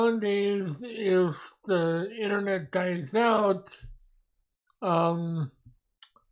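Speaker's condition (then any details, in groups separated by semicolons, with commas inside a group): Mobius syndrome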